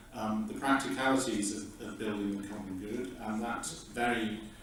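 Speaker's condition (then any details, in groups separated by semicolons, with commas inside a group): No condition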